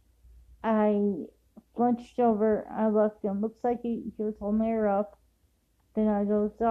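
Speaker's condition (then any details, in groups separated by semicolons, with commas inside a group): Cerebral palsy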